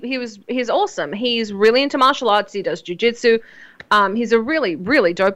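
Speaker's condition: No condition

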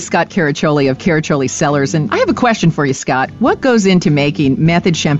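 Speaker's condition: No condition

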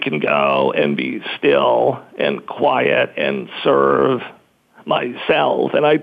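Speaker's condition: Spasmodic dysphonia; dizzy

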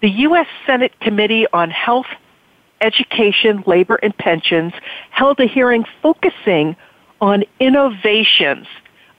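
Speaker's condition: No condition

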